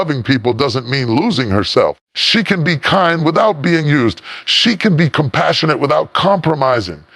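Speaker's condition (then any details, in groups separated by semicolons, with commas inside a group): No condition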